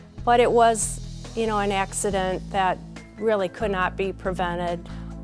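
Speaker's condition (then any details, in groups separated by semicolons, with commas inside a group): No condition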